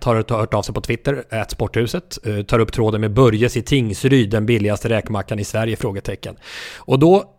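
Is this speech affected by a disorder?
No.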